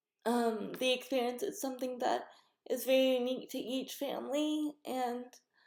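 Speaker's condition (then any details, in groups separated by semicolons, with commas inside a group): Cerebral palsy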